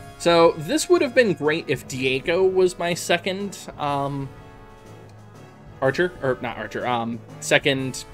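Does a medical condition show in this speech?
No.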